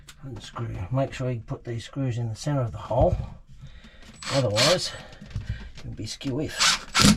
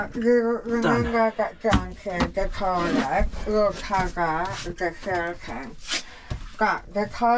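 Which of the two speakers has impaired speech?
The second: jaw cancer surgery; jaw cancer, 16-hour surgery, tracheostomy, peg feeding, 35 radiation treatments; no speech with tracheostomy, speaks since removal.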